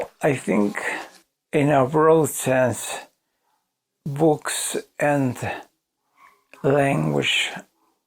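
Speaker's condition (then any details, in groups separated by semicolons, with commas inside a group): ALS; vocal cords affected, limited energy to speak or move; voice severely damaged, hard to understand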